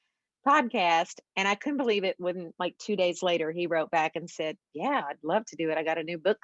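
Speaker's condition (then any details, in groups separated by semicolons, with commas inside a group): No condition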